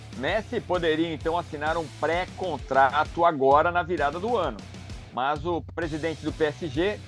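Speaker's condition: No condition

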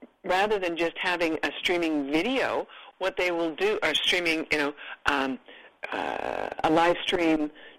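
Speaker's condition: No condition

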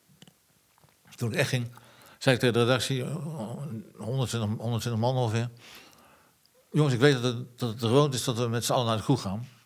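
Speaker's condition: Parkinson's disease; speaks with difficulty

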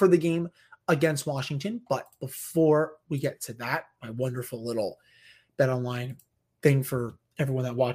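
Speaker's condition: No condition

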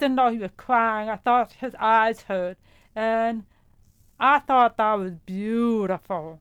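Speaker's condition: Profound deafness; uses hearing aids

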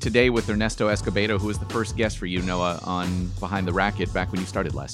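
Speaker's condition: No condition

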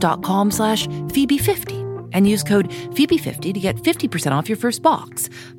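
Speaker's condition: No condition

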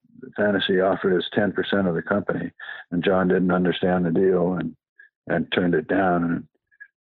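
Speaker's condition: Parkinson's; past cancer

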